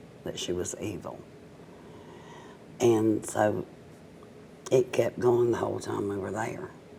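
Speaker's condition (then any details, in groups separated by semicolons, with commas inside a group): Cerebral palsy, mild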